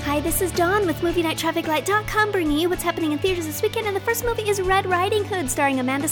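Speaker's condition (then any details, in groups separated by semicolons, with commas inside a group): No condition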